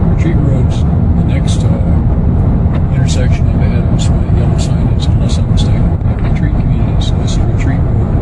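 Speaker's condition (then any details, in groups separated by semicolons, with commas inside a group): No condition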